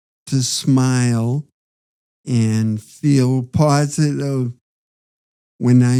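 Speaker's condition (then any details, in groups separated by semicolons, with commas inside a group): Parkinson's disease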